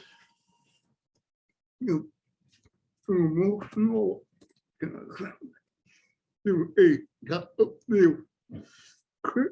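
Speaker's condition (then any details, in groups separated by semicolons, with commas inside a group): Vocal dystonia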